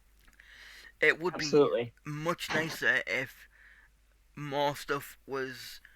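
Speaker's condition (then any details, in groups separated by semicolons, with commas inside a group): Cerebral palsy; tight muscles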